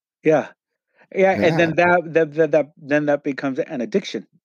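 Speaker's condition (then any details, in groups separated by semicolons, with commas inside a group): Stuttering; repeated sounds, repeated words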